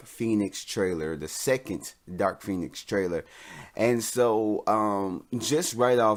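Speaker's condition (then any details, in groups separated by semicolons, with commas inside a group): No condition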